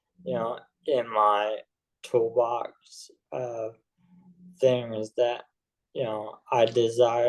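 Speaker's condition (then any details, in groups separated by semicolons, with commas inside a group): ALS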